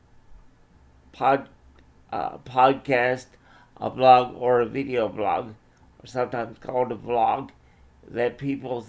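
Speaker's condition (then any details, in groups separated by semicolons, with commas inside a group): Cerebral palsy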